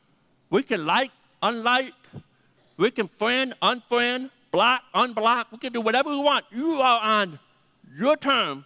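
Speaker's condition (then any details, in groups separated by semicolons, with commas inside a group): Deafness; needs names repeated several times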